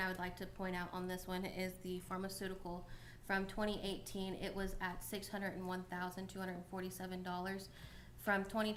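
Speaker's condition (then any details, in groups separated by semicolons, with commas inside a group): No condition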